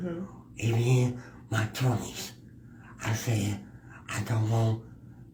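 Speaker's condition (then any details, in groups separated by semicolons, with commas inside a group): Cerebral palsy; affects walking; not in wheelchair, not visibly apparent; speech issues, drools, spits a little when speaking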